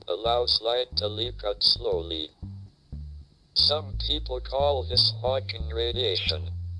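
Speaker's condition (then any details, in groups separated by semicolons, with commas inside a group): ALS, speech-generating device; advanced, very long survival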